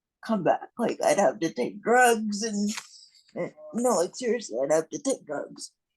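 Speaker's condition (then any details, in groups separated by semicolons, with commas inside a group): Cerebral palsy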